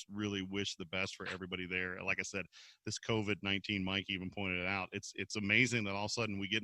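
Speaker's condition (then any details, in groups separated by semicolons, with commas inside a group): No condition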